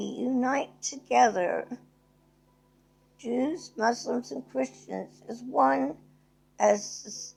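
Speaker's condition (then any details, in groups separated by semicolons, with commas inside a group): Cerebral palsy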